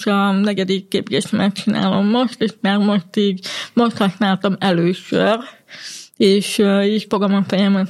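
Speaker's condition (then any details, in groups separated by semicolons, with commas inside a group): Hearing impairment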